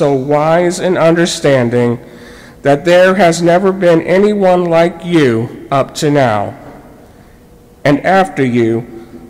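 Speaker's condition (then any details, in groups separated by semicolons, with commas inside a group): No condition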